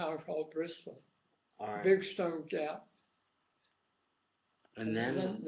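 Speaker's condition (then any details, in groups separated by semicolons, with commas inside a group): Tongue cancer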